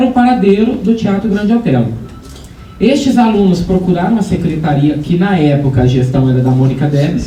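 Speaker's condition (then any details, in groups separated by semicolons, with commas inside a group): No condition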